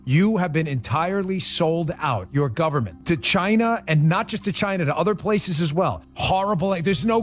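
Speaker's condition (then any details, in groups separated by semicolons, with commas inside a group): No condition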